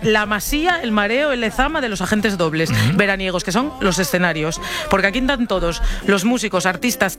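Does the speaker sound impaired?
No.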